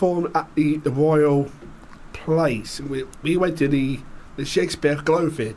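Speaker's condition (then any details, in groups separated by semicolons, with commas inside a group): Down syndrome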